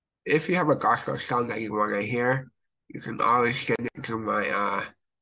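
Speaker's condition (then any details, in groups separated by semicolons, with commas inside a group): Cerebral palsy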